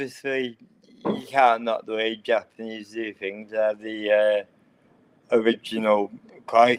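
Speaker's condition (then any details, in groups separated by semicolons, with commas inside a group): Cerebral palsy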